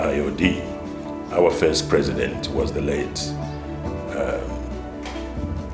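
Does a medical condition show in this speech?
No.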